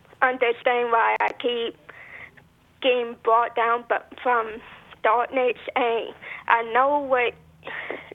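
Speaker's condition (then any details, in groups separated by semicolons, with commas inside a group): Stuttering; part of another disability; stuttered while asking question on radio call; apologizes for stuttering; prolonged sounds, blocks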